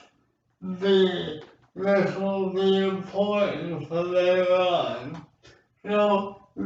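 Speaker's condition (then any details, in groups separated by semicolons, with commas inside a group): Speech impairment after birth surgery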